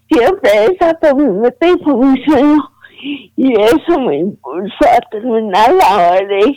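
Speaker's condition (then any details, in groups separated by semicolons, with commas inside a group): Cerebral palsy; some difficulty speaking, able to speak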